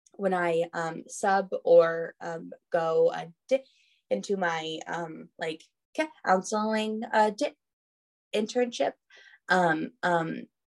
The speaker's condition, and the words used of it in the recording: Stuttering. Hey, like I have a stutter, and it like may like take a while for me